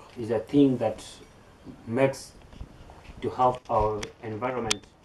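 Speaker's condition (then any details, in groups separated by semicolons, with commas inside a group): No condition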